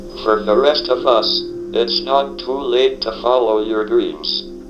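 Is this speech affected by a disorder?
Yes: ALS, through a speech-generating device.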